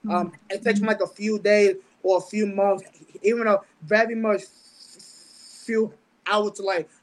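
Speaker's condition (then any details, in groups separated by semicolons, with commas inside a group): Stutter; mild stutter, low speech impediment since about age 10, intellectual learning disability from birth, hears instructions differently; certain words sometimes don't come out; repeated sounds, blocks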